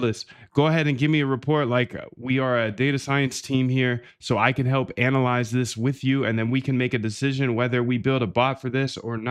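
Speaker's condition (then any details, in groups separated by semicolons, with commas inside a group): No condition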